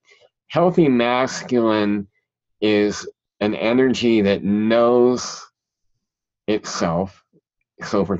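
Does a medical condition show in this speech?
Yes: cleft palate; present since childhood.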